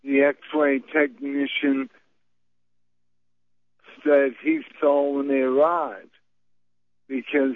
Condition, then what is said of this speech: Multiple sclerosis. If I speak poorly, it's because I have MS.